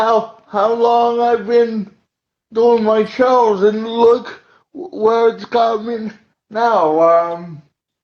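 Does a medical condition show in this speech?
Yes: cerebral palsy; uses wheelchair.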